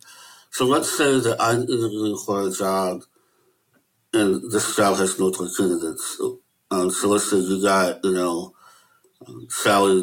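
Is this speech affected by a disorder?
Yes: Möbius syndrome; incomplete lip closure, certain letters hard to pronounce, not understood by everybody.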